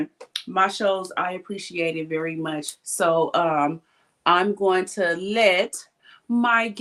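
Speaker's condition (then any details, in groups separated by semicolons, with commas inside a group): No condition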